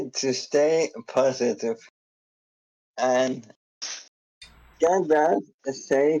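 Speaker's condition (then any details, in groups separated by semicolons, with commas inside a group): ALS; struggles to form sentences while speaking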